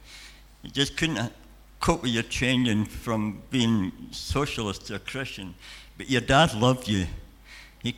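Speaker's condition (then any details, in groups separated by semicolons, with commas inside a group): Cleft palate and cleft lip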